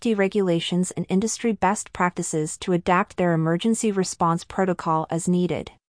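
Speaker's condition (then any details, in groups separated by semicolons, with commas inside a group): No condition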